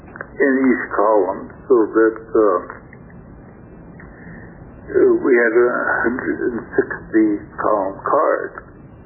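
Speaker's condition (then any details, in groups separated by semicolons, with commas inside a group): Stroke affecting throat muscles; left side totally paralyzed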